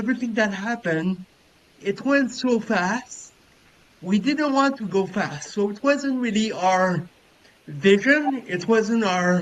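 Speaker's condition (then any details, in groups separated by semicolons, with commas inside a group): Cerebral palsy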